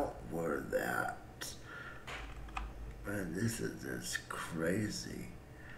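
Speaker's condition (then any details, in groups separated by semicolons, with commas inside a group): Cerebral palsy; breathing fine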